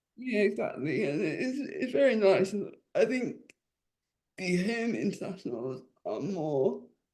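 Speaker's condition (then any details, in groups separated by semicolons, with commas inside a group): Cerebral palsy and dystonia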